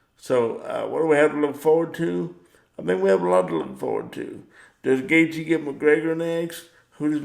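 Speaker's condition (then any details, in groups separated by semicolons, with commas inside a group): Cerebral palsy; power wheelchair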